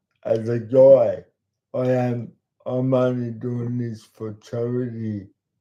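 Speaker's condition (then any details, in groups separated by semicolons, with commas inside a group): Cerebral palsy; talks slowly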